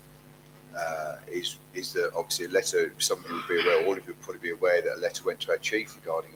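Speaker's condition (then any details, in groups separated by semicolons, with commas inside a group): No condition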